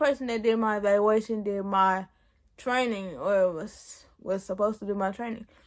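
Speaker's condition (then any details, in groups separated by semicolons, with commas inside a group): Cerebral palsy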